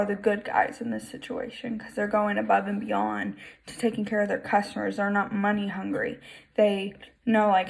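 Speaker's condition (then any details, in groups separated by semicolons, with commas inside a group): No condition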